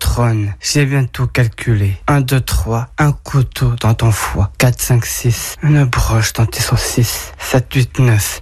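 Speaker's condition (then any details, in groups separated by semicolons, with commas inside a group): Down syndrome; present from birth, diagnosed by doctor at birth; age 35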